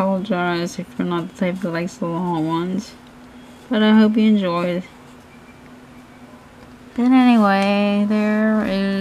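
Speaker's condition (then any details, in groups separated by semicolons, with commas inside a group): Cerebral palsy; hands affected, shaking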